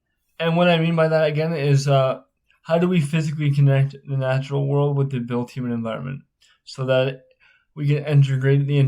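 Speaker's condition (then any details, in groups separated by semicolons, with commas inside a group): Spastic cerebral palsy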